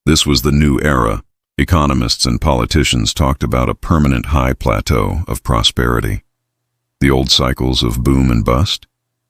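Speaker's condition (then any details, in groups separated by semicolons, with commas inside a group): No condition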